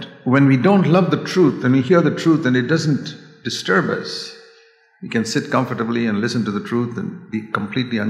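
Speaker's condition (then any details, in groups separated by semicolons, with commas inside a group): No condition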